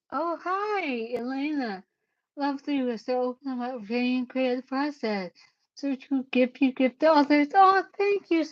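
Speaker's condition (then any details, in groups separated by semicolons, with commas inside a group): Cerebellar ataxia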